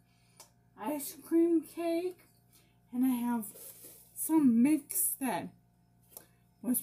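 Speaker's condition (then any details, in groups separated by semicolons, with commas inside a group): Brain injury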